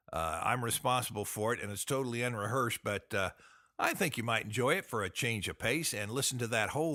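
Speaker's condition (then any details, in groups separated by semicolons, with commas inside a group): No condition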